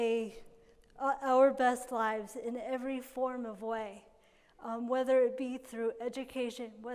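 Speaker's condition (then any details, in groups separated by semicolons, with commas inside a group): Cerebral palsy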